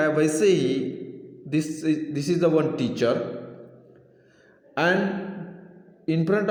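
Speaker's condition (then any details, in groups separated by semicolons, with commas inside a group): No condition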